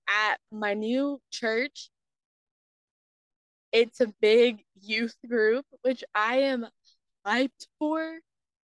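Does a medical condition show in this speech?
Yes: stuttering; deals with it every single day; speaking is hard; here repeated sounds, blocks.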